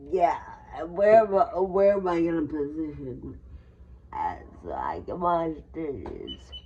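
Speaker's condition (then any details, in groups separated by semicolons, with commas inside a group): Friedreich ataxia, severe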